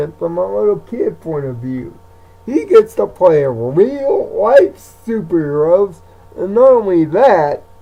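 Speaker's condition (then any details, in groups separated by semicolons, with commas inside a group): Cerebral palsy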